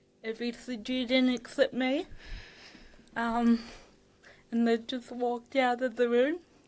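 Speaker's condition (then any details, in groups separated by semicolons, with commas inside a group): Cerebral palsy (athetoid); fatigue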